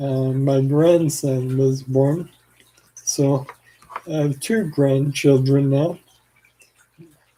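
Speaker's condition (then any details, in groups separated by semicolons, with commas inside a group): ALS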